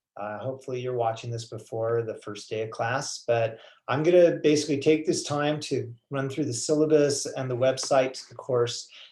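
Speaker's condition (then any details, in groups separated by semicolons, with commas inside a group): No condition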